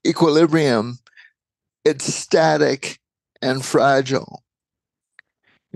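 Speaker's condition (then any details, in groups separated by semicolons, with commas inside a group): Cerebral palsy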